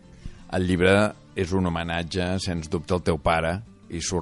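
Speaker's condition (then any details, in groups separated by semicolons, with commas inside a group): No condition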